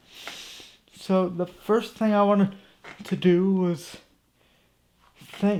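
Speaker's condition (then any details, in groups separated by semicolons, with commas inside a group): Cerebral palsy; from birth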